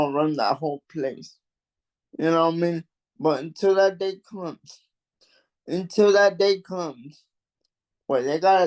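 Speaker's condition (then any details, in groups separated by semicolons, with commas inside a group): Cerebral palsy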